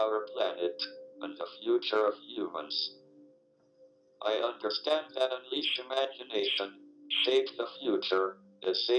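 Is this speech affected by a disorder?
Yes: ALS, through a speech-generating device.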